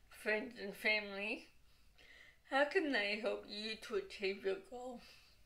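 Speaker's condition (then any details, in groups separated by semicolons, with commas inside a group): Cerebral palsy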